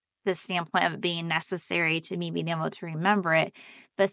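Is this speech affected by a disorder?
No.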